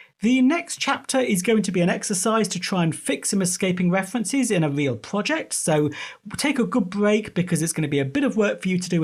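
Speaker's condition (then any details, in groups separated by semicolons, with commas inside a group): No condition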